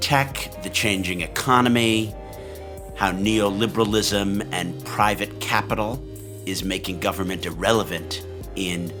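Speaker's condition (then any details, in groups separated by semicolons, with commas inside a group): No condition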